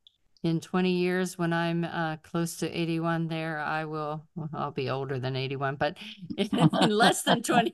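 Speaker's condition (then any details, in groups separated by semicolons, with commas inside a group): No condition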